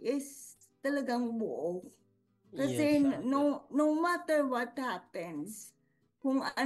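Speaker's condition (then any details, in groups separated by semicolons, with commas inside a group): Cerebral palsy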